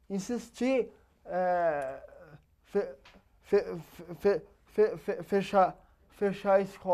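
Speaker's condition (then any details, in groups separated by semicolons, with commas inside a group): Cerebral palsy; age 27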